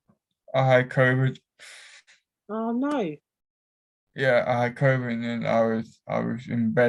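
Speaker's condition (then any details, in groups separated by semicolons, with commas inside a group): Cerebral palsy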